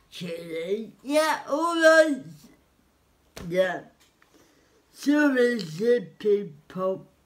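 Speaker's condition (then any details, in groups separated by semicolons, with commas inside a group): Cerebral palsy; spastic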